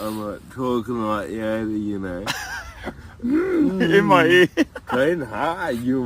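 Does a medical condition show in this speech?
Yes: cerebral palsy; from birth, tight muscles.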